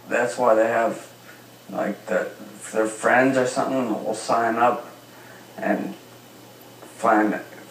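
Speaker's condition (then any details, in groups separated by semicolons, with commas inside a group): Traumatic brain injury; head injury from car ejection, six-week coma; about two years, daily physical therapy, hyperbaric oxygen, regressing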